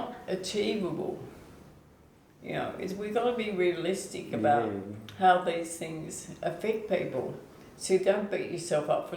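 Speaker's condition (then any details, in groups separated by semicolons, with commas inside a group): ALS/MND; onset foot drop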